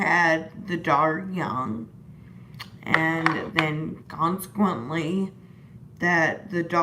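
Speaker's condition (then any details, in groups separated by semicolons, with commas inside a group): Disability causing slurred speech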